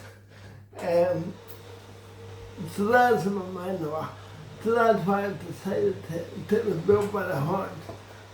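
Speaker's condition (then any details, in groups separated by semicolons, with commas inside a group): Cerebral palsy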